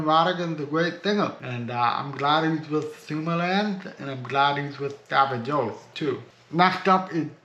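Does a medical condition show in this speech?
Yes: cerebral palsy.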